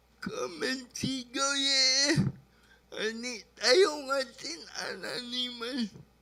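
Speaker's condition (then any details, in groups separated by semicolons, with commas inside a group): Brain lesion disability grade 1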